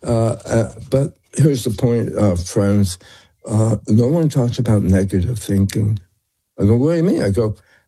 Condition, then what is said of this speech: Tongue cancer surgery. We know that you had been diagnosed with tongue cancer, but did you have any strange, you know, that's where the slur is coming in.